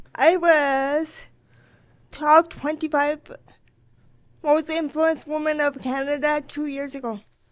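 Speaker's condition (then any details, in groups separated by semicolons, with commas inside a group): Cerebral palsy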